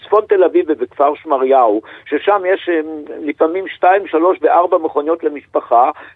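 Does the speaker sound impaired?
No.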